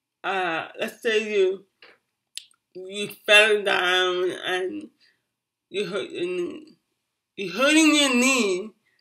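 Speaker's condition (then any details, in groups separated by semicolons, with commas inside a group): Cerebral palsy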